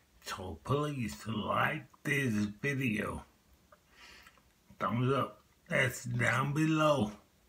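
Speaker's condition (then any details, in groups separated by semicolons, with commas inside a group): Multiple sclerosis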